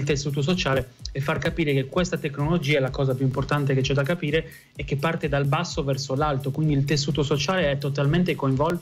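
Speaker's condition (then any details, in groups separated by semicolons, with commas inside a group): No condition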